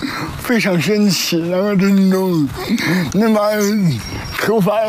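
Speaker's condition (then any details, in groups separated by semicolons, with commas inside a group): Cerebral palsy; diagnosed shortly after birth, stood independently only at five, unsteady wrist at six, hand tremor; firm, assured tone, somewhat unclear pronunciation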